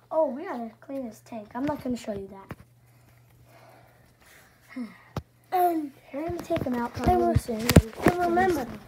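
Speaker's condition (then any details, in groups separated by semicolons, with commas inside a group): No condition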